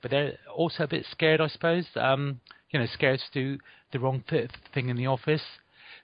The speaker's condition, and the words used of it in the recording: Stuttering. Well, sometimes I do, and sometimes not, and it's peculiar.